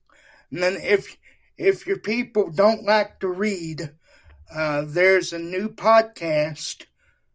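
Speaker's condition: Cerebral palsy; wheelchair user

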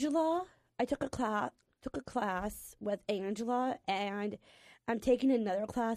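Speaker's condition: Down syndrome

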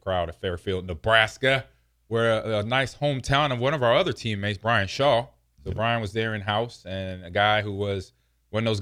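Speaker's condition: No condition

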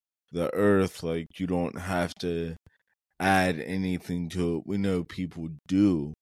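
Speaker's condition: Cerebral palsy; never tried marijuana for it

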